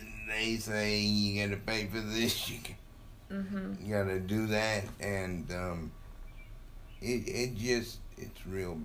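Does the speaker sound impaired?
Yes: cerebral palsy; difficulty self-propelling manual wheelchair.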